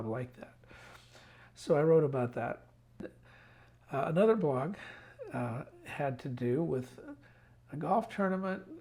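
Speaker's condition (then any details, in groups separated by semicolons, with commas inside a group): No condition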